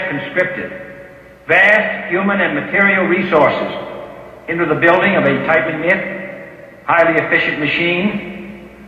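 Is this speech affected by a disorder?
No.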